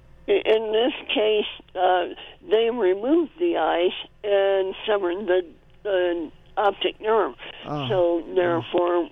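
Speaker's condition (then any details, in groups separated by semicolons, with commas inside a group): Cleft palate; congenital, present from birth, spoon feeding needed in early childhood; spoon feeding needed at one point in early childhood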